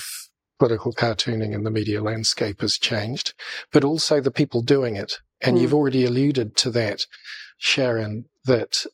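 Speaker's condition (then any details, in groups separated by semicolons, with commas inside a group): No condition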